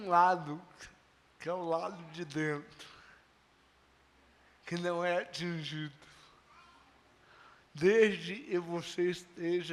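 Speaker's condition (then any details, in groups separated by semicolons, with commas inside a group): Cerebral palsy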